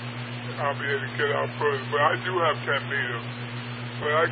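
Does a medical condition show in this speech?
Yes: Parkinson's; largely wheelchair bound.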